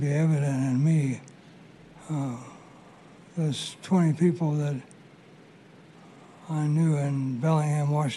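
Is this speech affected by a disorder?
Yes: Parkinson's disease; about 20 years since onset.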